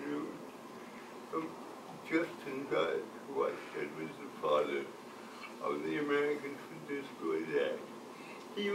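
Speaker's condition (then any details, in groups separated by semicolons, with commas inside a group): Cerebral palsy; from birth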